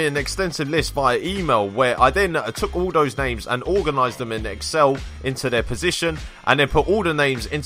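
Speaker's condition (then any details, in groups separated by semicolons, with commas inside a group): No condition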